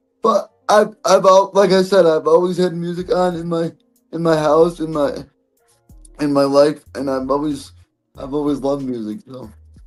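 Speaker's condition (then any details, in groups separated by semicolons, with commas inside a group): Cerebral palsy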